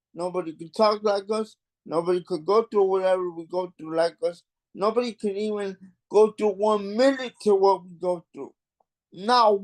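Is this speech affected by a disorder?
Yes: cerebral palsy.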